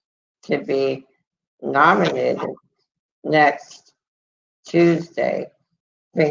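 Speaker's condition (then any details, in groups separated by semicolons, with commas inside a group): Muscular dystrophy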